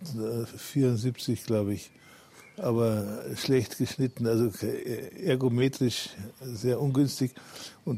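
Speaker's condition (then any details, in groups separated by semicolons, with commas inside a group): Parkinson's disease; almost no tremor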